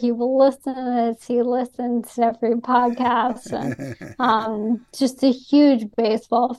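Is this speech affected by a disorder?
Yes: ALS; diagnosed by elimination over multiple years by Dr. Neil Snyder, Columbia University, atypical young woman; diagnosed within about past year, on the one approved ALS medication since diagnosis, symptom-directed treatments; speech affected by ALS, noticeable on podcasts and shows.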